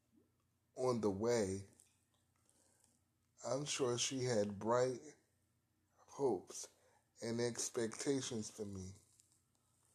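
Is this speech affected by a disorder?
Yes: cerebral palsy; spastic quadriparesis, present from birth, wheelchair user, unable to walk; about 30 years since birth.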